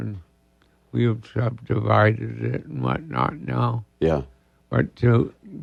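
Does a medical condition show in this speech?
Yes: ALS; diagnosed about two years ago.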